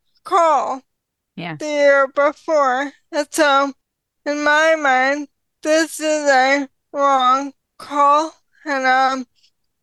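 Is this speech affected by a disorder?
Yes: ALS; diagnosed at age 33, slower progression than expected, power in legs not arms.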